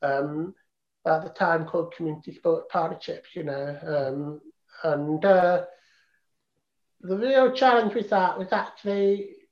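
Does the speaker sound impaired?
Yes: profound deafness; congenital, diagnosed at 2.5 years, no language before diagnosis, cochlear implant about 9 years ago; hears speech sounds better with implant, combines lip reading and listening, needs video, not phone; learned to speak via speech trainer, mimicking mother's sounds, hours daily, uses sign language socially.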